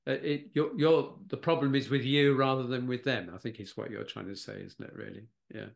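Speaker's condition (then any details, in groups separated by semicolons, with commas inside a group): Aphasia after stroke; stroke at age 69, no mobility loss, cannot write scripts; NHS speech therapy after 6-week wait, Anne's kids flashcards, fluctuating first 9 months, gradual improvement; word-finding difficulty, words come slowly or not at all, occasional faltering, less fluent, easier one-on-one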